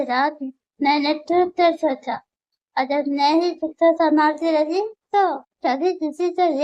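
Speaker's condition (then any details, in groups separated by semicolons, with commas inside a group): Muscular dystrophy; wheelchair user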